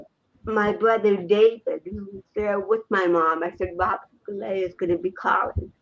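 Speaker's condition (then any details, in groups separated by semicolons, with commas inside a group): Cerebral palsy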